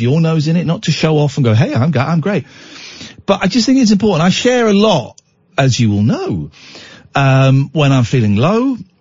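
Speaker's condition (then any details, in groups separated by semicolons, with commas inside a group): No condition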